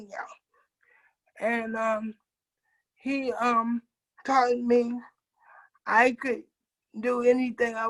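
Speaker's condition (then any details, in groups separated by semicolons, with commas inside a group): Cerebral palsy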